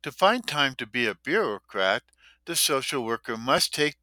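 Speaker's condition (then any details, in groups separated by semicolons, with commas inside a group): No condition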